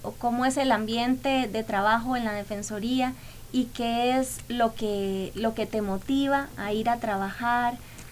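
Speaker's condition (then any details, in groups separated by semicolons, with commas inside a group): No condition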